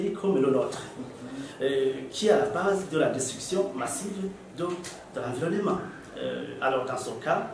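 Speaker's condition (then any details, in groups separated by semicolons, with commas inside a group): No condition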